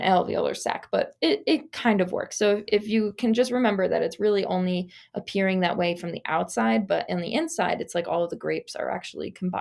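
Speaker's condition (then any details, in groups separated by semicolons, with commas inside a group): No condition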